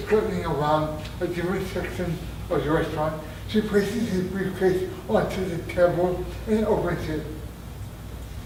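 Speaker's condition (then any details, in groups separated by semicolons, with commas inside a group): Traumatic brain injury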